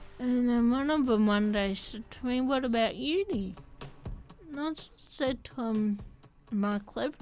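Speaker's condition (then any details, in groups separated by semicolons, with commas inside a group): Athetoid cerebral palsy; voice slightly affected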